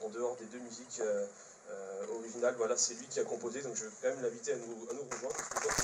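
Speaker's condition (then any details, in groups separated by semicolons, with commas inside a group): No condition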